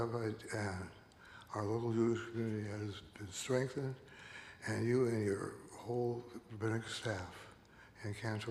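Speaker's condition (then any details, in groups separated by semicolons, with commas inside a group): Parkinson's disease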